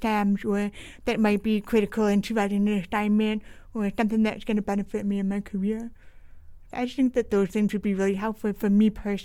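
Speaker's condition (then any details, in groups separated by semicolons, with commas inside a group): Deaf with cochlear implant, congenital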